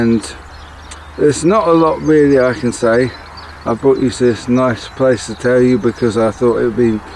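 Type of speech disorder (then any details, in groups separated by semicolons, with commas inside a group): Slurred speech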